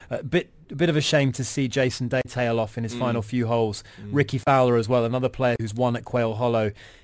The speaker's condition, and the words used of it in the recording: No condition.